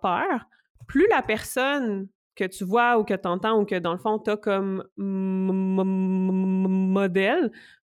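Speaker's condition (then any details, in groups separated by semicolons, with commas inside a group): Stuttering; adult who stutters; stuttering moment during greeting, held back and stopped, could not reproduce it after; prolonged sounds, blocks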